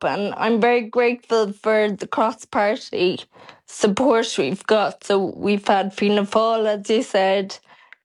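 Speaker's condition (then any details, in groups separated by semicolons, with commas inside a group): Friedreich's ataxia; progressive neurological, onset age 12, mostly wheelchair-bound, hearing and eyesight worsening; speech declining drastically each year, own voice recorded for future synthetic voice, swallowing deteriorating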